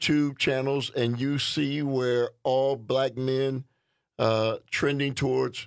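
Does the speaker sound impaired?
No.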